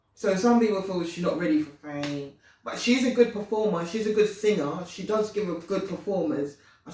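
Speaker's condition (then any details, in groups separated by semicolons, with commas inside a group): No condition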